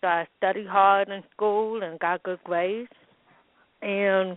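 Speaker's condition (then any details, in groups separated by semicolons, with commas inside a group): Hearing loss with speech impediment; congenital hearing loss, umbilical cord wrapped around neck at birth, hearing aids since 15 months; speech impediment caused by hearing loss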